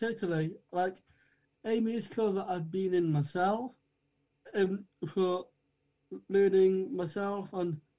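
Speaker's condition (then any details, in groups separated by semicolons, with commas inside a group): Down syndrome; from birth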